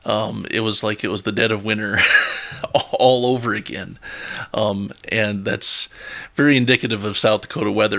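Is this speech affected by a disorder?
No.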